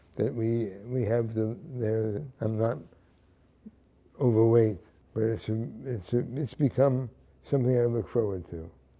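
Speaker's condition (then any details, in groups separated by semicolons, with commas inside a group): Parkinson's disease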